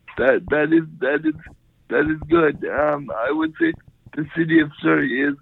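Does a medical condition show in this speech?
Yes: cerebral palsy; from birth, lifelong, power wheelchair, cannot walk, only left hand usable; in 20s, swimming as therapy, needs two support workers for swimming; uses voice very well, Siri voice texting on iPhone works with practice, sometimes misrecognized words.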